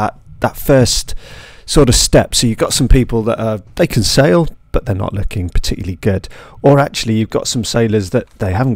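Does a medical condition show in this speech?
No.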